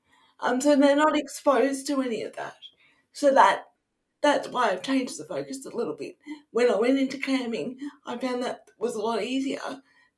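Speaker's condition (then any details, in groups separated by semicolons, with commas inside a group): Cerebral palsy; wheelchair user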